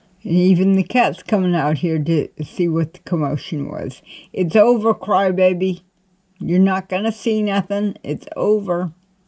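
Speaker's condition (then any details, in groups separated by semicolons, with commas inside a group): Cerebral palsy; cannot walk, crawls to get around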